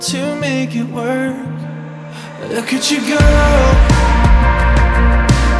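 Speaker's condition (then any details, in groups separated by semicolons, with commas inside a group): No condition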